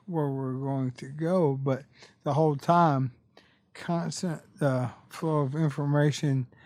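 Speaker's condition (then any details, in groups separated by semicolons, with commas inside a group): ALS; bulbar-upper onset, tongue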